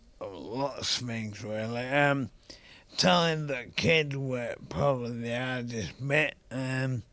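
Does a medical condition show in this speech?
Yes: ALS; young onset.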